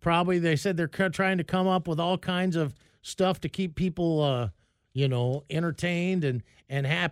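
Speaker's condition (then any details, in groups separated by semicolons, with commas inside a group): No condition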